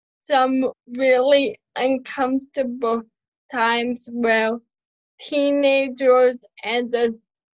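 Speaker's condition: Cerebral palsy, spastic quadriplegic, mild

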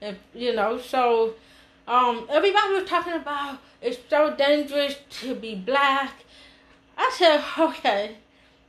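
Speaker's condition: Hearing loss; 80% hearing loss from birth, umbilical cord around neck, red hearing aids, taught Signing Exact English; hears and speaks well, understands sign language, signs less fluently

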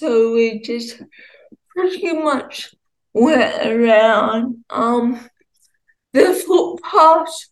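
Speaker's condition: Cerebral palsy, ataxia; mostly uses wheelchair

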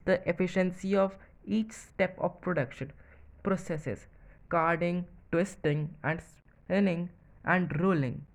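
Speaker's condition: No condition

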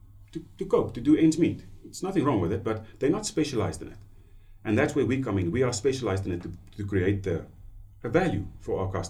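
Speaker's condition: No condition

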